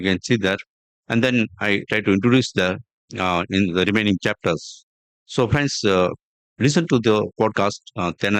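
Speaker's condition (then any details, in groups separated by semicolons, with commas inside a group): No condition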